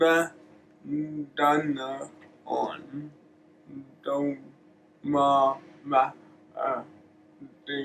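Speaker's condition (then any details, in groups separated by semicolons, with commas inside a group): Cerebral palsy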